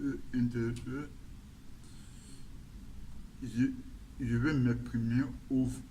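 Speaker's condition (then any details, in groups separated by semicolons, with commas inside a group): Cerebral palsy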